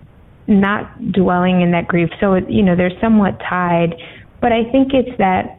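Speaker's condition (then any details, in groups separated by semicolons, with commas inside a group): No condition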